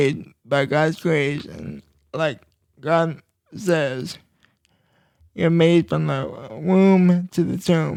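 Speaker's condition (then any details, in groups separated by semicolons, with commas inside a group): Cerebral palsy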